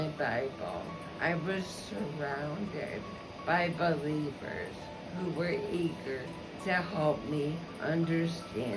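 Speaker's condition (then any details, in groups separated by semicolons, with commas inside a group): ALS; episode of waking unable to breathe, emergency care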